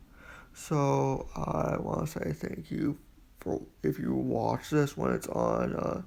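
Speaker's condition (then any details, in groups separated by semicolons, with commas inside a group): Quadriplegic cerebral palsy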